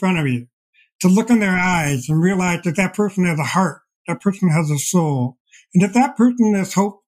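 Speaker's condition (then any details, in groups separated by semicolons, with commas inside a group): Deafblindness; progressive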